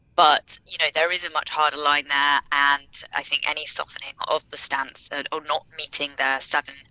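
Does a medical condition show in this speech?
No.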